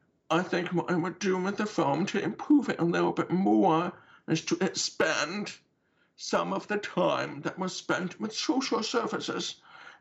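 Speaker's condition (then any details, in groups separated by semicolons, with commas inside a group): Deafness with cochlear implant; brown cochlear implant on side of head, once damaged by water from hose and repaired; uses cochlear implant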